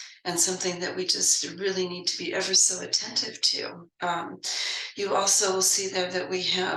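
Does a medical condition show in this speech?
No.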